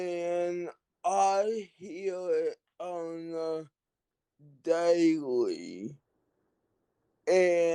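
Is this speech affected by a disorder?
Yes: cerebral palsy.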